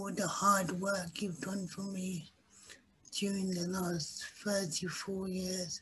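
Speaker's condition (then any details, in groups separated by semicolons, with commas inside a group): Cerebral palsy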